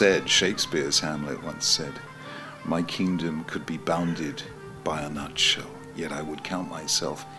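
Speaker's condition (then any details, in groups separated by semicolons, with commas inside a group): No condition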